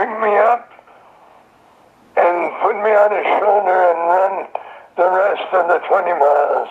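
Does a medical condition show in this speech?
Yes: throat cancer; survivor.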